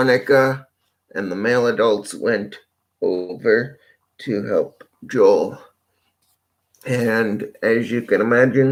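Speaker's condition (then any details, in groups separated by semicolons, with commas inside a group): Cerebral palsy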